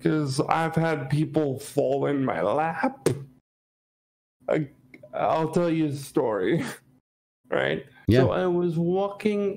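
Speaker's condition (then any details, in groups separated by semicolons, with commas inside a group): Cerebral palsy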